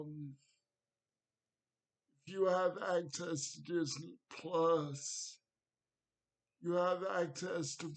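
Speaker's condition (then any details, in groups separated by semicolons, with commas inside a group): Cerebral palsy; wheelchair, needs transfer help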